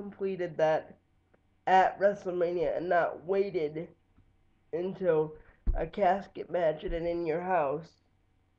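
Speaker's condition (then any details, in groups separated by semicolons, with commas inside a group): Cerebral palsy; lifelong, wheelchair user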